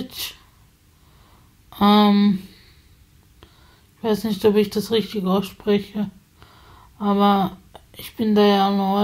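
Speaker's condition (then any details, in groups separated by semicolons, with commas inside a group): Spasticity from birth; multiple sclerosis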